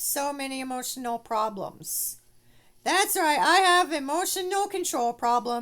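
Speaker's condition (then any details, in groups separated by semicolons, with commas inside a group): No condition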